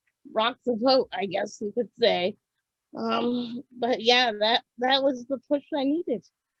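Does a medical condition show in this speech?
Yes: cerebral palsy; birth oxygen deprivation.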